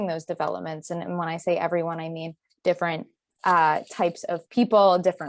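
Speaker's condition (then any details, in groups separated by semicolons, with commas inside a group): No condition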